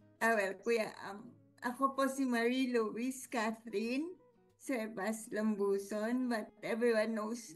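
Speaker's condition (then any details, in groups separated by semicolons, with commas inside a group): Cerebral palsy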